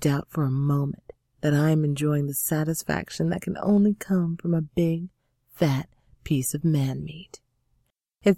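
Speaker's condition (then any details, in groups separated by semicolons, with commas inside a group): No condition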